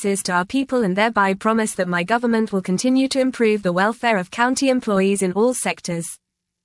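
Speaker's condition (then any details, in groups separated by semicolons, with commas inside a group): No condition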